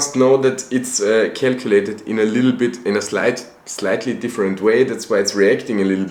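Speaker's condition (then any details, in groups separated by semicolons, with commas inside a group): No condition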